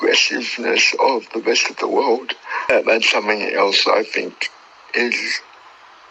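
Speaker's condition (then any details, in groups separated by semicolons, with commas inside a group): Cerebral palsy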